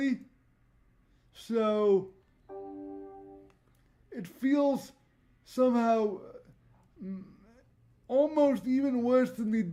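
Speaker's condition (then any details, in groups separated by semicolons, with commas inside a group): Cerebral palsy; voice tone sometimes odd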